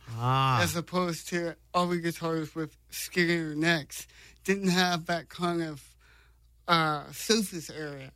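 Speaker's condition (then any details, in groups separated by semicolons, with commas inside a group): Cerebral palsy; congenital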